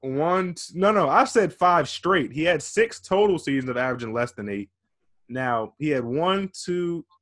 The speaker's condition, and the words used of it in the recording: None; typical speech.